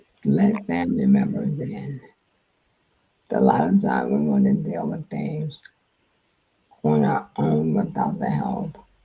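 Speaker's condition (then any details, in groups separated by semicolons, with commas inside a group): Multiple sclerosis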